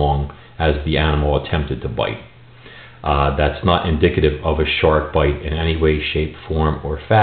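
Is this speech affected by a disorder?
No.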